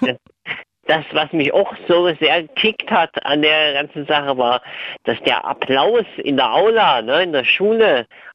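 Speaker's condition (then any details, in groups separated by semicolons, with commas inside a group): Cleft lip and palate, cleft lip, jaw and palate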